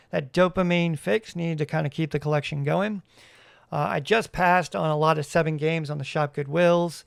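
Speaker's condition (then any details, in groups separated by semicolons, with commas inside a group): No condition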